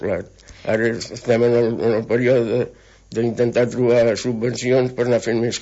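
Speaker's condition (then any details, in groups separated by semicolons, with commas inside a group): Parkinson's disease; diagnosed about 12 years ago, dopamine loss affecting motor function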